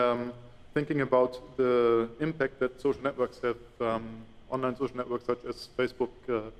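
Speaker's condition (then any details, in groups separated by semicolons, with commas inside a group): No condition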